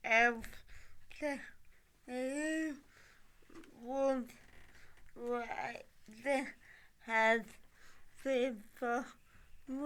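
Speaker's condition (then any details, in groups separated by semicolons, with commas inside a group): Cerebral palsy; from birth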